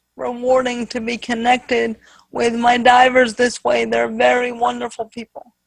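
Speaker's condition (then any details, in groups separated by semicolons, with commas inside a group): Spastic quadriplegic cerebral palsy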